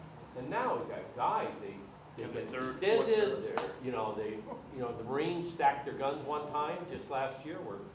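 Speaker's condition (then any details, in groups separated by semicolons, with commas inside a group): No condition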